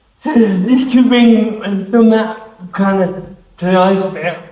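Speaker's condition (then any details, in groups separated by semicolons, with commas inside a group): Cerebral palsy; affects hands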